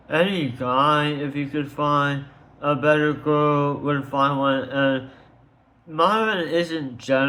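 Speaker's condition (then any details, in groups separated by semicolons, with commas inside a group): Tongue cancer surgery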